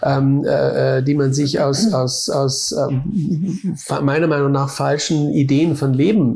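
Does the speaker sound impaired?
No.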